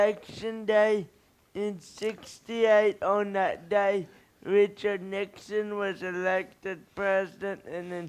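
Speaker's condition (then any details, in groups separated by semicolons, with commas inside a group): Cerebral palsy; speech slightly improved recently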